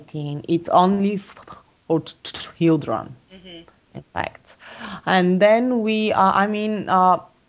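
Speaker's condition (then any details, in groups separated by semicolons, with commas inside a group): Stuttering; past speech language therapist, Toastmasters-style stuttering self-help group, speeches recorded on camera; worse in public speaking, interviews, stress, foreign languages like English, Norwegian, processing meaning; little with colleagues; repeated sounds, prolonged sounds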